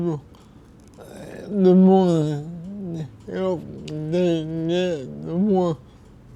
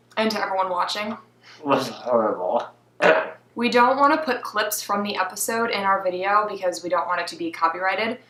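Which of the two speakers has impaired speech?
The first: cerebral palsy; poor meal posture affects swallowing, sitting straighter helps.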